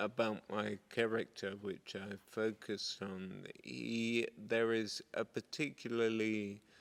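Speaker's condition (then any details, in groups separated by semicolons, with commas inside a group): Multiple sclerosis; progressive form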